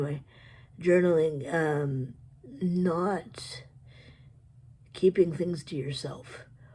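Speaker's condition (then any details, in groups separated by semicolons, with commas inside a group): Cerebral palsy; predominantly physical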